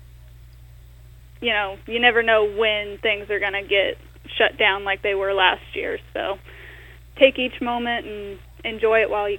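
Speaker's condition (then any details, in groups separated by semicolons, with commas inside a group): No condition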